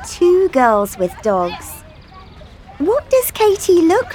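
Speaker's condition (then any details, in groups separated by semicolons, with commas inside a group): No condition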